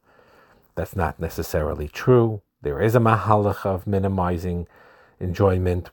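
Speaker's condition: No condition

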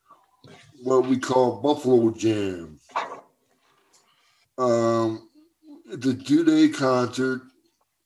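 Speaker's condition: Cerebral palsy; uses wheelchair for mobility

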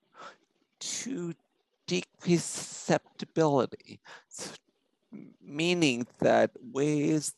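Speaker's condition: Spinocerebellar ataxia; genetic cause

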